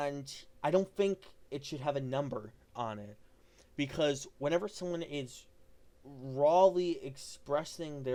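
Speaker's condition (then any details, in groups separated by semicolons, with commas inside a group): No condition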